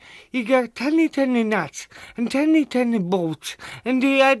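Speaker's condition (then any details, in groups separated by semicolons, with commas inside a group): Cerebral palsy; cerebral palsy since childhood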